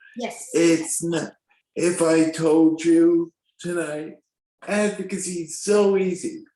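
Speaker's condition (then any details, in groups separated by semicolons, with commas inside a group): Cerebral palsy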